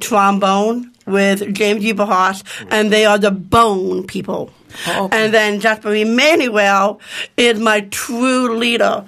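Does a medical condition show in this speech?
Yes: Down syndrome; born in Rochester.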